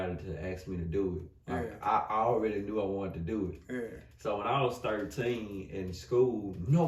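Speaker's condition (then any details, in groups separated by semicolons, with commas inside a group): No condition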